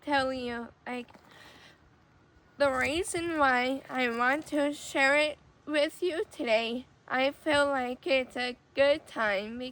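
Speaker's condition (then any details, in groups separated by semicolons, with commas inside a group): Cerebral palsy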